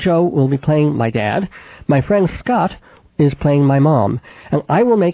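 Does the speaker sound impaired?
Yes: cleft palate with lisp, cleft lip and palate, mild; mild residual lisp, sibilant s, voice not especially nasal, childhood consonants formed via sinuses, back of throat.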